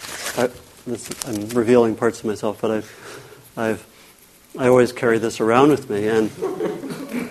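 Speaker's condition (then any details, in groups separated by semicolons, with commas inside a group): No condition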